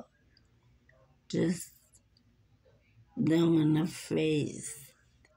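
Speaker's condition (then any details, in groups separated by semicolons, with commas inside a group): Muscular dystrophy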